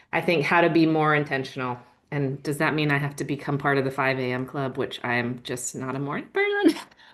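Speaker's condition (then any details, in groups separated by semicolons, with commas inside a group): No condition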